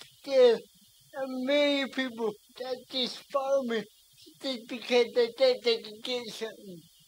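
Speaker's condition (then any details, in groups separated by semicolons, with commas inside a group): Cerebral palsy; speech affected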